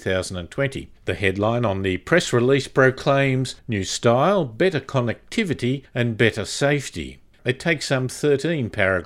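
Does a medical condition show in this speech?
No.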